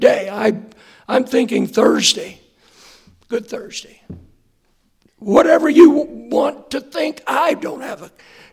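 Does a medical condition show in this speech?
Yes: hoarseness after vocal cord surgery; hoarseness remains.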